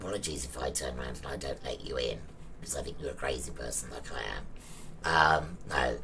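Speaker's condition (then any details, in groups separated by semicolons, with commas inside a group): Laryngectomy; trachea partly removed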